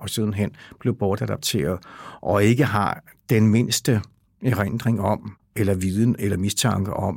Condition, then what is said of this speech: None; typical speech.